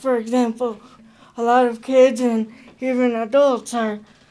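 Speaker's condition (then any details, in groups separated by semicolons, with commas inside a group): Cerebral palsy; congenital, wheelchair user since birth, high-tech power wheelchair, arms slightly waver, continuous subtle head movement; receives therapy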